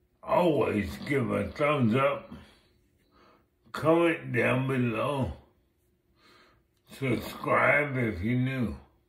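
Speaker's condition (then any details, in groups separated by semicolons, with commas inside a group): Multiple sclerosis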